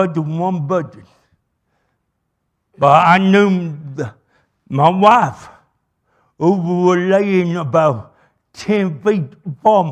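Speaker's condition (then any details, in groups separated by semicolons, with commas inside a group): Cerebral palsy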